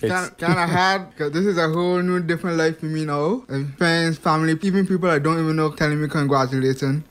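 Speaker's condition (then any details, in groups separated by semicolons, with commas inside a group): Hearing impairment; past speech impediment, ongoing hearing loss; speech impediment overcome through much speech practice and focused listening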